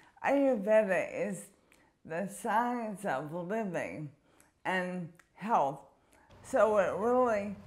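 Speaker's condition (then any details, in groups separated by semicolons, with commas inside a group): Primary lateral sclerosis; primary lateral sclerosis, motor neuron disease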